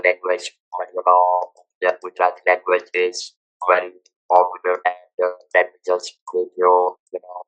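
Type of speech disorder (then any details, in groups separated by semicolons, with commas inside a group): Electrolarynx speech; throat cancer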